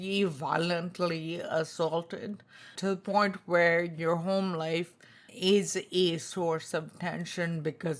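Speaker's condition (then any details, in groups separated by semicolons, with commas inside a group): Spinocerebellar ataxia type 2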